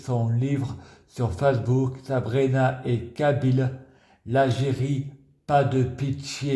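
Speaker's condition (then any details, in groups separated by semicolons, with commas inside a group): Multiple sclerosis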